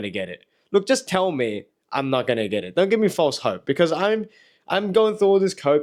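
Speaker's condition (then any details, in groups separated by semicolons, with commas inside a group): No condition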